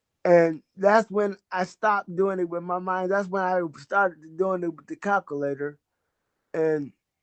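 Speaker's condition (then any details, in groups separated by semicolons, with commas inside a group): Cerebral palsy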